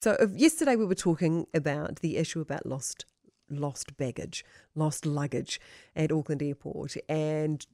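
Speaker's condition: No condition

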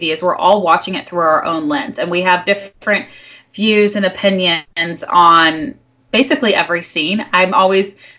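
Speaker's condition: No condition

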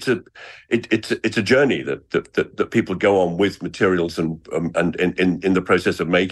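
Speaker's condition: No condition

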